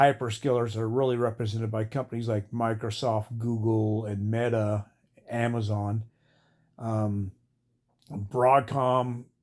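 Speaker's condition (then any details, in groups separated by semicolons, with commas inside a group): No condition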